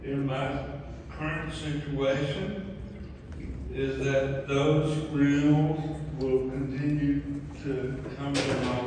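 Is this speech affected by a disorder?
Yes: ALS; mainly right side and both legs.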